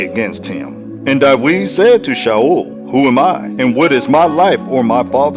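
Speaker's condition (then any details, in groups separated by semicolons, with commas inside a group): No condition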